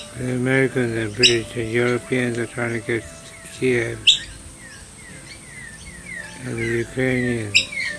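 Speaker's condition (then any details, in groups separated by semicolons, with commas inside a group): Slurred speech from poisoning; hypersalivation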